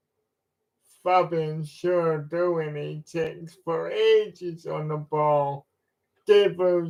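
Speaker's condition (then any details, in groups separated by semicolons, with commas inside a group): Cerebral palsy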